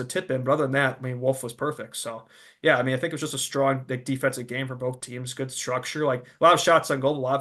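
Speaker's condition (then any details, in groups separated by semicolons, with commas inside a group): No condition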